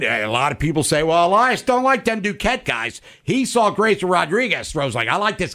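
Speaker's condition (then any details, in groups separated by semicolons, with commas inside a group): No condition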